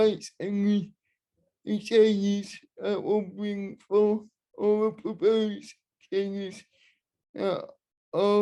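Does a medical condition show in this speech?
Yes: cerebral palsy, spastic and dyskinetic.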